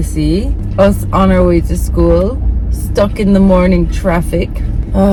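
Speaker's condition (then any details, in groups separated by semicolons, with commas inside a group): No condition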